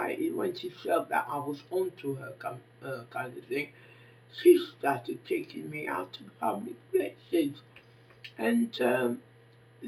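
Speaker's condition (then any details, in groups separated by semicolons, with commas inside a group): Facial palsy; can barely hear own speech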